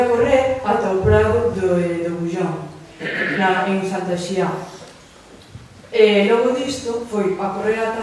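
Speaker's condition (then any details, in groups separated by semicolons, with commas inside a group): No condition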